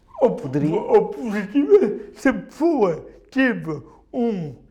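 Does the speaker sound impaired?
Yes: cerebral palsy; difficulty speaking but not communicating.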